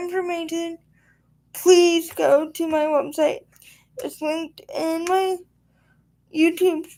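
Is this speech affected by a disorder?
Yes: quadriplegic spastic cerebral palsy.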